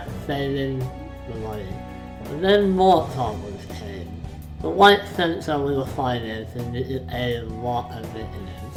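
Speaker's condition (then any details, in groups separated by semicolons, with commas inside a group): Facial palsy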